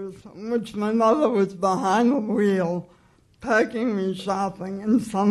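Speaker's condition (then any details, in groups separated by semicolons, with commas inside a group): Cerebral palsy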